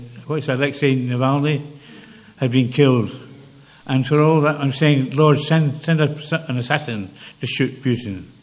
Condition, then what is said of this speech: Parkinson's disease. But if I say something that you can't hear or can't understand, doesn't seem to make sense, stick a paw in the air, let me know, and I go back.